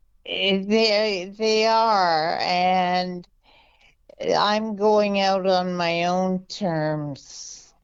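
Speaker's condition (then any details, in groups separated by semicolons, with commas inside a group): Multiple sclerosis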